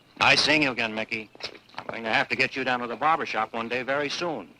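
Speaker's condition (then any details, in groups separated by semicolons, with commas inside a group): No condition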